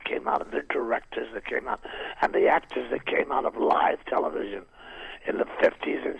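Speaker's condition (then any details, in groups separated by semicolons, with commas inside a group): Throat cancer, vocal cord removed, partial laryngectomy, right vocal cord removed; vocal surgery removing part of larynx including right vocal cord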